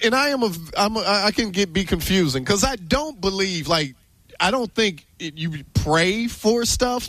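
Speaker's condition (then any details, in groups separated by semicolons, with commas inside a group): No condition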